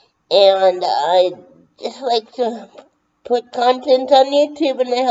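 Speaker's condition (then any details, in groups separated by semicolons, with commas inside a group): Brain injury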